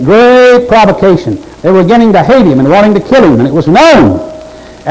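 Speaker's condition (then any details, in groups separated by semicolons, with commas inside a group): No condition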